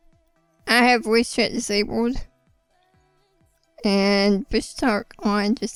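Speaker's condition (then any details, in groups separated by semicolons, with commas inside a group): Spinal muscular atrophy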